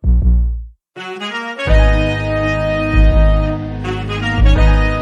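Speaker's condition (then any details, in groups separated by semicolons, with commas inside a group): No condition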